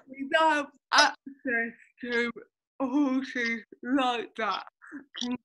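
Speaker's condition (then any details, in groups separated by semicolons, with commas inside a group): Cerebral palsy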